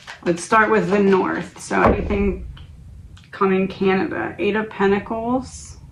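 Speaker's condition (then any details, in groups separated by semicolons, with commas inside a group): No condition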